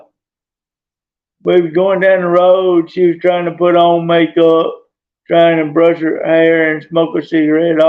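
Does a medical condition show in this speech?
Yes: traumatic brain injury.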